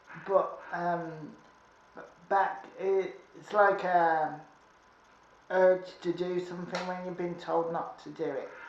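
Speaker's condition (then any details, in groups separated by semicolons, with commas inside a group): Cerebral palsy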